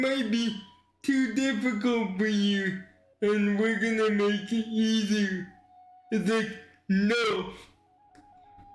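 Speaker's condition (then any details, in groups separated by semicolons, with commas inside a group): Cerebral palsy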